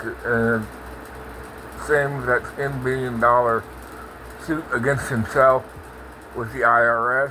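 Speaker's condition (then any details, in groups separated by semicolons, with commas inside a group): Parkinson's; speech impediment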